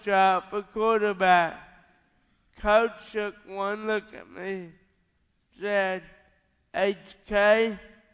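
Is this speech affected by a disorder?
Yes: cerebral palsy; caused by parents' lifestyle.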